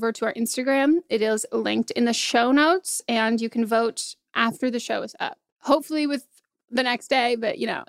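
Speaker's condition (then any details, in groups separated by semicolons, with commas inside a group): No condition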